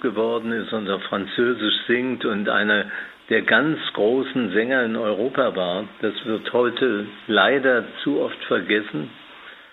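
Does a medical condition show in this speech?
Yes: Parkinson's disease; years of hand tremor holding a glass, dismissed as stage fright, diagnosed by neurologist after examination; aged 80, Professor Volkmann of Würzburg University involved.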